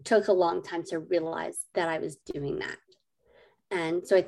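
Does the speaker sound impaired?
Yes: cleft lip and palate; congenital cleft lip and palate, 25 surgeries.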